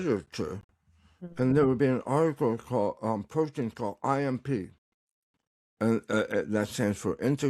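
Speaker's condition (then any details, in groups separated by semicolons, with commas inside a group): Tongue cancer; recovering, tongue exercises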